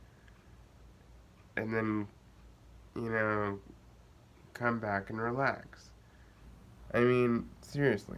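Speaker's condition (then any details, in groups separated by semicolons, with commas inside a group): Cerebral palsy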